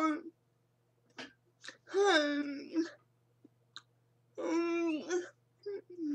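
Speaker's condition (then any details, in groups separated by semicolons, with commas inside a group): Cerebral palsy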